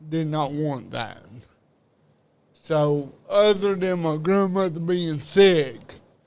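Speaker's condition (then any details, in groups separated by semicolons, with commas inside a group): Cerebral palsy; diagnosed at about age two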